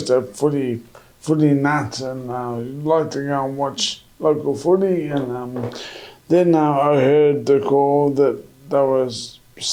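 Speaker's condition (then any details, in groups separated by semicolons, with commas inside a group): MND; about 8.5 years since diagnosis, trial drug slowing progression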